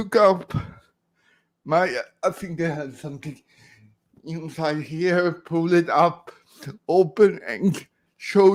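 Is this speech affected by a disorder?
Yes: cerebral palsy.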